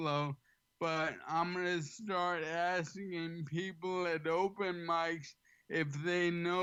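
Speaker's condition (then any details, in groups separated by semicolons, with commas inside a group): ALS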